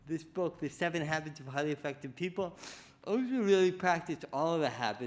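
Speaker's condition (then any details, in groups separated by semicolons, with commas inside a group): Cerebral palsy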